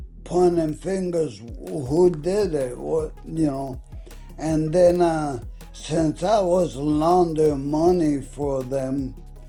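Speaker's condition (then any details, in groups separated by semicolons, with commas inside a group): ALS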